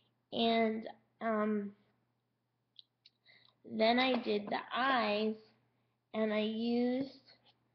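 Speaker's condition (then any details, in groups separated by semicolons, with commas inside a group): Cerebral palsy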